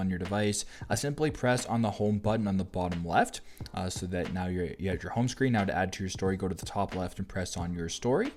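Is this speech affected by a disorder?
No.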